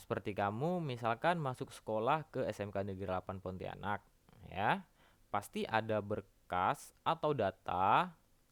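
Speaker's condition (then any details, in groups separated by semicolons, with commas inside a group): No condition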